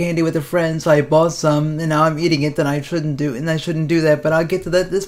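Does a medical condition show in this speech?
Yes: cerebral palsy; speaks fast.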